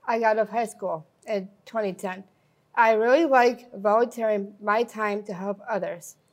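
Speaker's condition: Down syndrome; congenital

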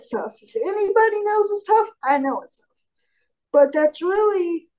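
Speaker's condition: Cerebral palsy; highly mobile

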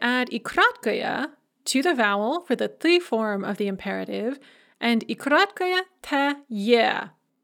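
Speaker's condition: No condition

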